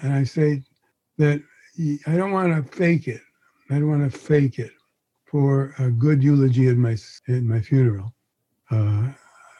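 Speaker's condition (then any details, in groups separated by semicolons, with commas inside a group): Parkinson's disease; onset around 81st birthday, face frozen like a mask at diagnosis, confirmed by neurologist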